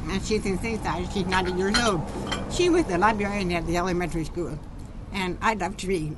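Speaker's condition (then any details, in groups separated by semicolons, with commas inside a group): Deafness, profound, genetic, severe; cochlear implants for a couple of years, bypass damaged nerve, formerly hearing aids, groups still hard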